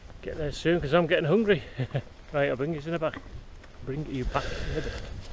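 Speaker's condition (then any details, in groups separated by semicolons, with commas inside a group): No condition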